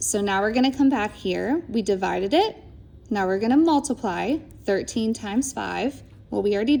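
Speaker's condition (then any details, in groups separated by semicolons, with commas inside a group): No condition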